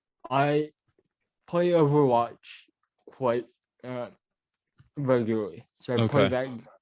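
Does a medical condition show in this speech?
Yes: cerebral palsy; mild speech impediment.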